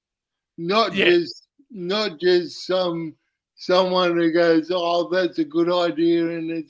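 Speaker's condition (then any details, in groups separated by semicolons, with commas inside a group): Cerebral palsy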